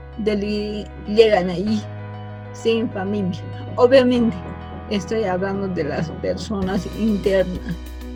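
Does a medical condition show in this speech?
Yes: cerebral palsy from birth.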